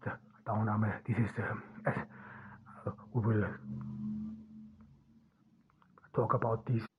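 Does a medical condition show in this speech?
Yes: stuttering; cause unknown, only one in family who stutters, german mother tongue, born in austria; possibly part of why hard to be listened to at university; here repeated sounds, prolonged sounds.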